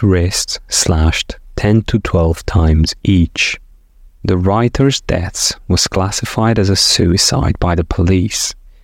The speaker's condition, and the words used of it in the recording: No condition.